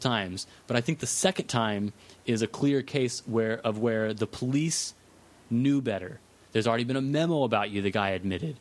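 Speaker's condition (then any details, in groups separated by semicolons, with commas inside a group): No condition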